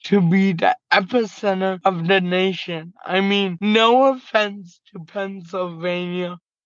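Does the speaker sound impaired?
Yes: cerebral palsy; very mild physical disability, slight tremors during the day.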